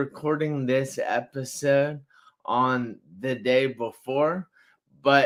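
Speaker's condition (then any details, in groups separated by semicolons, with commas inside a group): Traumatic brain injury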